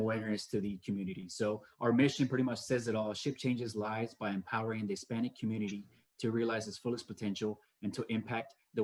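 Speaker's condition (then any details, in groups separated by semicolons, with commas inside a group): No condition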